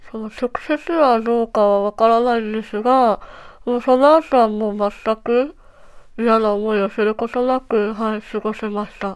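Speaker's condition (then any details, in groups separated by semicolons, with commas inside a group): Treacher Collins syndrome, cleft palate; incompletely formed ears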